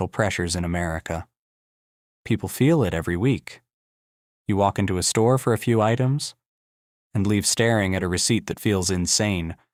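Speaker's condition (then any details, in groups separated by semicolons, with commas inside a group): No condition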